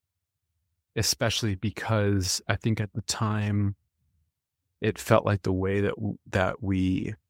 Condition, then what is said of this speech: Stuttering. And I think when I'm on the spot, that's more often when I have difficulty speaking.